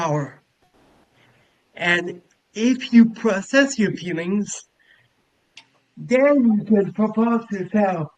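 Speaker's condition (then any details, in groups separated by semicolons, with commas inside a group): Cerebral palsy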